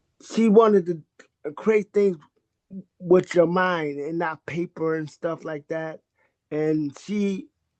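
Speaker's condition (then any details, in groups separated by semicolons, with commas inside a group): Cerebral palsy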